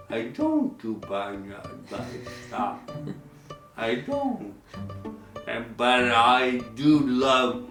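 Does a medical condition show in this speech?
Yes: traumatic brain injury (pontine cavernoma).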